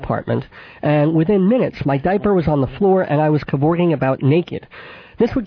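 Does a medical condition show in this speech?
Yes: cleft palate with lisp, mild; congenital cleft palate and cleft lip, could not nurse, infant operations, braces 10 years, therapy with Mrs. Adler; mild residual lisp, sibilant s, voice not especially nasal, childhood consonants formed via sinuses, back of throat.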